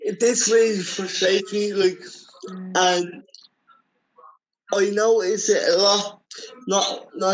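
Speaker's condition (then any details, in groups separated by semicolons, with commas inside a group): Cerebral palsy; wheelchair user since childhood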